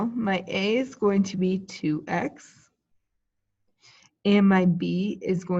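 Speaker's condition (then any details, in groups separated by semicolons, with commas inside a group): No condition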